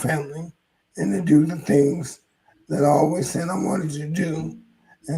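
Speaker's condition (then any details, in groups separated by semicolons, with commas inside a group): ALS; hoarse voice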